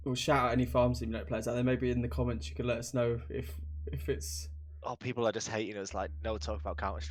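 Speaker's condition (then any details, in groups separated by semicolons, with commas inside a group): No condition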